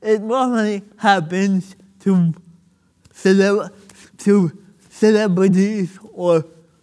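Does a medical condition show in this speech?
Yes: cerebral palsy; occupational therapy.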